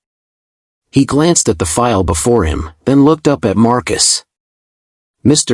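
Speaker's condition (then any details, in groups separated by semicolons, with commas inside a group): No condition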